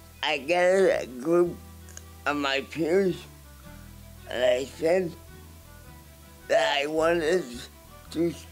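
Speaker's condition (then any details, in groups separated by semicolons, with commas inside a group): Cerebral palsy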